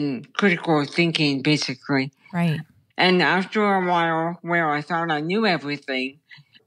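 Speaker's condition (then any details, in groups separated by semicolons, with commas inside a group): Brain stem tumor; childhood onset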